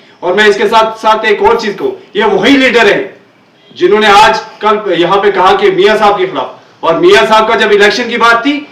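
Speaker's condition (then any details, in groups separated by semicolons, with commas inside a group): No condition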